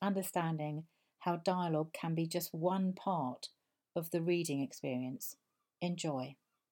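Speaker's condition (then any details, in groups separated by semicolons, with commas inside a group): No condition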